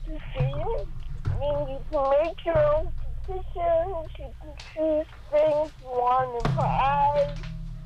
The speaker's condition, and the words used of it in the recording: Cerebral palsy. I'm perfectly able to understand her, yeah.